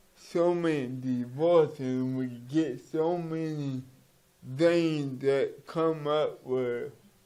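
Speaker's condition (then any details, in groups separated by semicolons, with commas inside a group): Cerebral palsy; from birth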